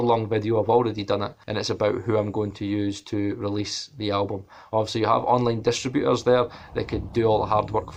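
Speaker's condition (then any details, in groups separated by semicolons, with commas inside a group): No condition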